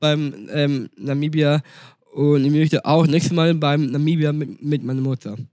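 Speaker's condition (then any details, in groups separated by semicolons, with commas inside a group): Down syndrome; congenital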